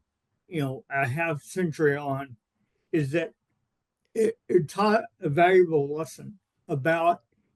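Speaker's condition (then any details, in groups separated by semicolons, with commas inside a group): Cerebral palsy; spastic diplegia, birth brain hemorrhage, not breathing 90 minutes; since birth, about 55 years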